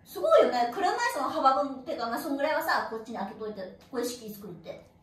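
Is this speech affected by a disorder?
No.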